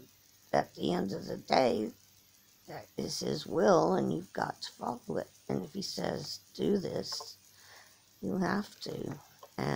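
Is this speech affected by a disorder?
Yes: cerebral palsy; from birth.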